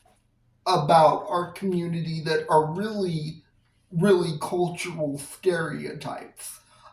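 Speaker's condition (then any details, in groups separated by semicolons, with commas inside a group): Cerebral palsy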